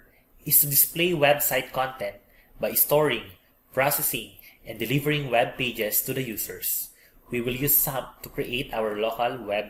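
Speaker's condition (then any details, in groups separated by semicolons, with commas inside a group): No condition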